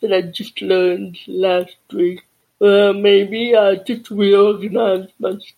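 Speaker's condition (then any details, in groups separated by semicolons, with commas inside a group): Deafness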